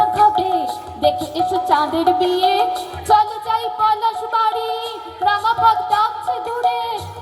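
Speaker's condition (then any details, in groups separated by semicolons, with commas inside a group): No condition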